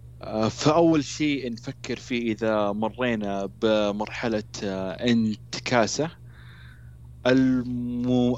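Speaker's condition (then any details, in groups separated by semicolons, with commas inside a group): Stuttering; control program at Irada Club, then program with speech therapist, past relapses; repeated sounds, prolonged sounds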